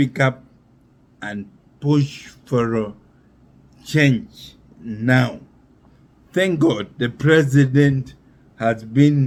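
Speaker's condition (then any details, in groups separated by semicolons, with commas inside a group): Neurological disease; affects speech and balance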